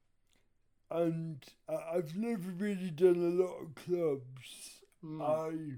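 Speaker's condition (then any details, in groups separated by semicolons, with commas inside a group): Cerebral palsy; writes material to own rhythm for easier speaking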